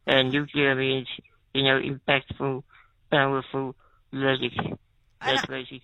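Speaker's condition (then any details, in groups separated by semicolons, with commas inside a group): Spinal muscular atrophy; spinal muscular atrophy type 2, wheelchair user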